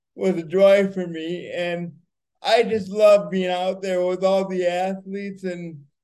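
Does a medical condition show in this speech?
Yes: cerebral palsy; wheelchair user, races with my team triumph.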